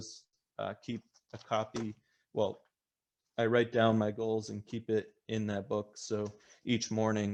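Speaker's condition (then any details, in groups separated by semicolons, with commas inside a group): No condition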